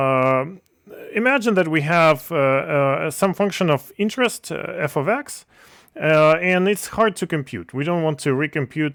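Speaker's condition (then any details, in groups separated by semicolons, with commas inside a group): No condition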